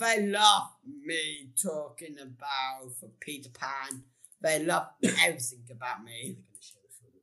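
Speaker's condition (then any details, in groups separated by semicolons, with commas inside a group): Down syndrome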